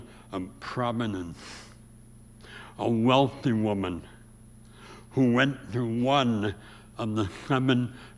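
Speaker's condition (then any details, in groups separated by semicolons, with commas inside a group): Severe speech impediment; about age 84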